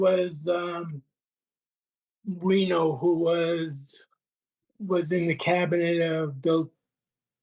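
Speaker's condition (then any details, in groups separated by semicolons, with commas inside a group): Parkinson's disease; implanted neurostimulator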